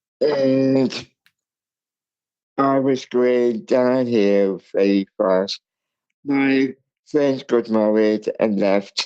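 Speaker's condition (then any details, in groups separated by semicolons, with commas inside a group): Cerebral palsy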